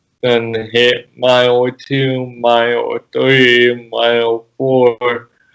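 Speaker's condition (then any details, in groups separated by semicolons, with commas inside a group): Cerebral palsy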